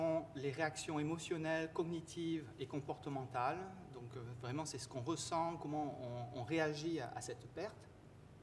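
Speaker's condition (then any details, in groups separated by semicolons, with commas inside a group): No condition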